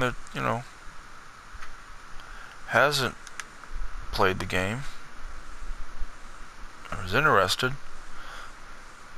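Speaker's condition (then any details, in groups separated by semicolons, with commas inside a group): No condition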